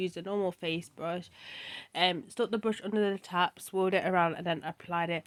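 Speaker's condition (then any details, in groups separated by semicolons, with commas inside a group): No condition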